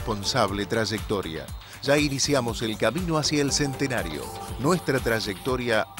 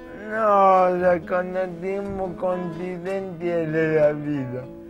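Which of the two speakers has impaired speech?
The second: cerebral palsy; cerebral palsy from birth, delivery injury; age 31, past rehabilitation.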